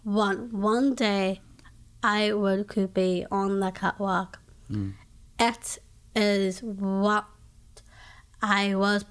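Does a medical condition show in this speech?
Yes: Down syndrome; diagnosed by doctor, early warning she might never talk or walk; age 21; early prediction she might never talk, now speaks publicly, including at UN in Geneva.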